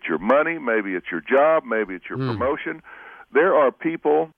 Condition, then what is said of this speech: No condition.